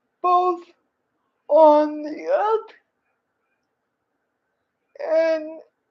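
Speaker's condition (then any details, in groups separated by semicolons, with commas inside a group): Cerebral palsy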